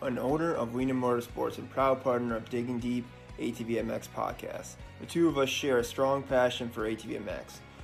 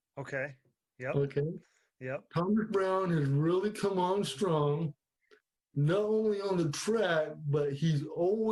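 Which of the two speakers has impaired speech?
The second: cerebral palsy; present from birth, affects legs, arms, hands; speech affected, may sound different.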